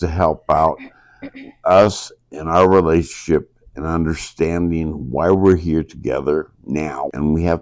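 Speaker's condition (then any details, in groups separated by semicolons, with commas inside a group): Traumatic brain injury; severe, third of brain left, seizures, electrodes implanted; injured as teenager, implants 5 years ago, ongoing seizures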